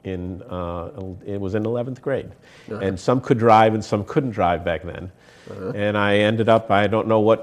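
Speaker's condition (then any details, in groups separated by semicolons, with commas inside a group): No condition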